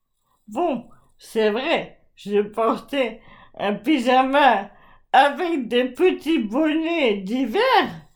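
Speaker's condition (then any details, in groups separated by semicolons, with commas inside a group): ALS (Charcot's disease); progressive muscle atrophy throughout body, leading toward complete paralysis; voice very severely affected, gradually deteriorating, articulation problems, not a mental impairment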